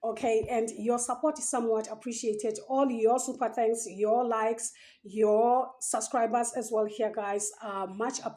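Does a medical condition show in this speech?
No.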